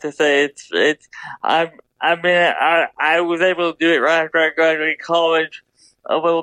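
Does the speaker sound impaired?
Yes: double hemiplegia cerebral palsy; left brain involvement.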